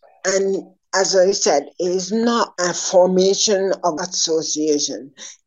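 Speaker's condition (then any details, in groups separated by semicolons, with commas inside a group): Ataxia; first sign slurred speech episode lasting 8-10 minutes, unnoticed by self, mistaken for drinking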